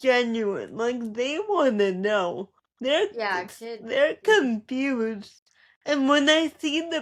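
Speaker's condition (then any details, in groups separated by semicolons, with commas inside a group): Cerebral palsy; speaks differently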